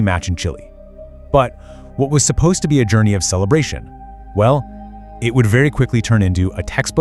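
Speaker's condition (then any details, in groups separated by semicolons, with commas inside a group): No condition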